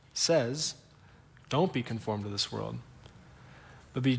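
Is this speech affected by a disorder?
No.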